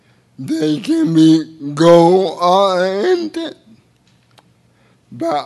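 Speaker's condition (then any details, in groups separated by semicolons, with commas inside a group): Cerebral palsy; involuntary hand movements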